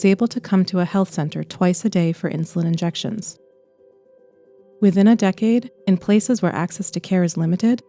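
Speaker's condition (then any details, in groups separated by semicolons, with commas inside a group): No condition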